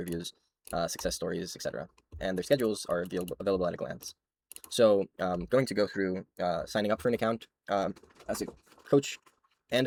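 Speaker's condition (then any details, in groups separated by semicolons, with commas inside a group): No condition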